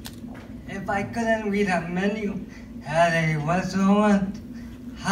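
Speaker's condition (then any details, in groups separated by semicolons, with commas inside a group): Cerebral palsy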